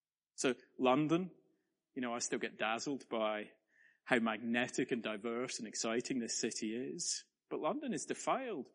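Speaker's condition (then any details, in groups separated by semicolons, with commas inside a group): No condition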